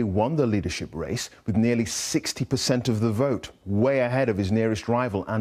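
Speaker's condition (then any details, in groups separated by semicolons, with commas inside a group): No condition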